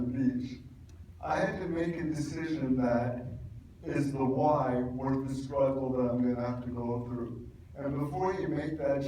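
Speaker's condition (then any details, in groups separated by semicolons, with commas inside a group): Cerebral palsy; could not really talk until age 12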